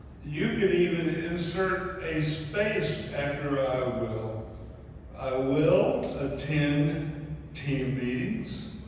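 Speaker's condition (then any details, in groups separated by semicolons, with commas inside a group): ALS; mainly right side and both legs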